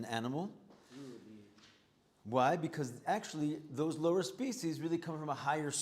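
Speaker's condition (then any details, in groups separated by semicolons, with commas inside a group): No condition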